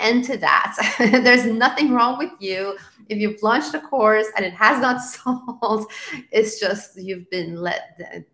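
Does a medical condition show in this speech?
No.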